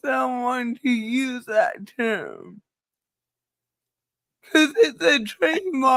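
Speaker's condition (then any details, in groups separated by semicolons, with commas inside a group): Cerebral palsy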